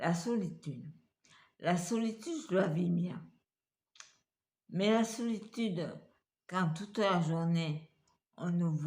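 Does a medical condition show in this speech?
Yes: multiple sclerosis; fatigue, pain, burning sensations.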